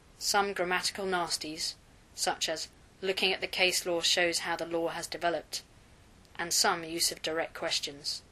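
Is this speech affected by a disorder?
No.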